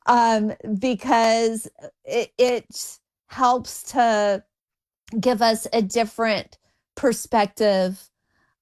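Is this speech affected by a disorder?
Yes: stuttering; stutter since about third grade, brain-based, joined stuttering project of michael sugarman, later national stuttering association; stutters openly in stand-up comedy act, people in comedy let speaker talk; here repeated sounds, prolonged sounds.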